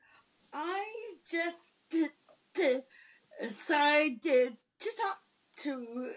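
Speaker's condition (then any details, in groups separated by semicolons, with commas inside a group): Stuttering; attended National Stuttering Association conferences many times; repeated sounds, blocks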